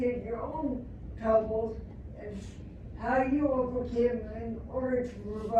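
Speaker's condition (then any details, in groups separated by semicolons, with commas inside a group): Traumatic brain injury; speech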